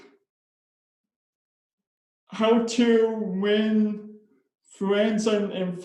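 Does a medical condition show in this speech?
Yes: spastic cerebral palsy; speech impairment.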